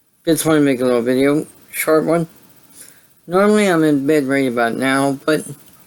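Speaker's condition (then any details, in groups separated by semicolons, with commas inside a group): Cerebral palsy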